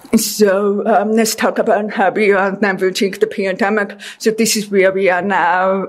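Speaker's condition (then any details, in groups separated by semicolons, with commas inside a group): Deafness; deaf since childhood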